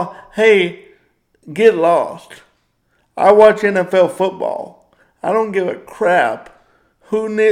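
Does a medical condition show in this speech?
Yes: cerebral palsy; power wheelchair.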